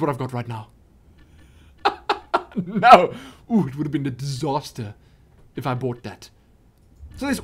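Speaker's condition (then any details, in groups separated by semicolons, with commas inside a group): No condition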